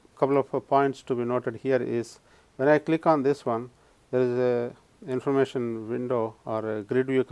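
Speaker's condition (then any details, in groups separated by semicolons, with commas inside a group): No condition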